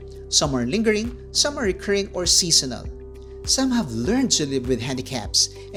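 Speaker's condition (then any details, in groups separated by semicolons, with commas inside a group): No condition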